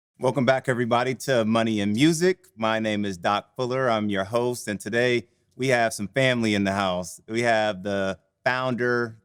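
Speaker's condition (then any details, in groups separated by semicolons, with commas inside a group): No condition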